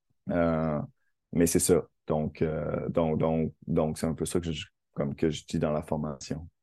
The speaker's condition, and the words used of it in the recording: Stuttering. Donc, si lorsque je parle, ça bloque un peu, c'est pas le Wi-Fi qui est en train de bugger, c'est simplement mes cordes vocales qui sont un peu capricieuses.